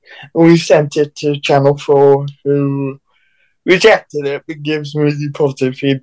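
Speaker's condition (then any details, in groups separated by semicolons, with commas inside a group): Cerebral palsy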